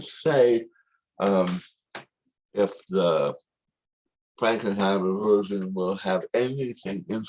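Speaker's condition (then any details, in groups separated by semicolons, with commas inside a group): Tongue cancer surgery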